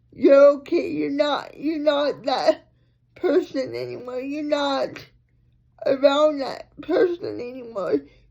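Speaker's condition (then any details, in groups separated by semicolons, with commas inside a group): Cerebral palsy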